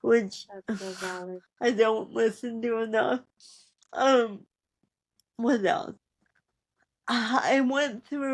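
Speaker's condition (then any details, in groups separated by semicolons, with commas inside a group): Cerebral palsy; speech therapy as child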